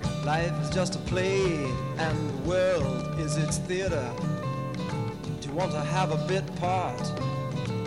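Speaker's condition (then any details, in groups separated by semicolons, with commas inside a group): No condition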